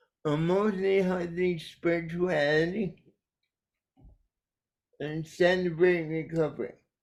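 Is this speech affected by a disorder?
Yes: cerebral palsy; caused by brainstem aneurysm.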